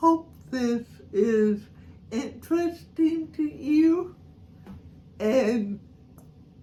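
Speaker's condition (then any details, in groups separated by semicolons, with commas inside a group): Cerebral palsy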